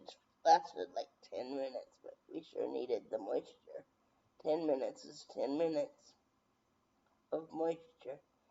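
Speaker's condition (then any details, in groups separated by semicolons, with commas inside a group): Brain injury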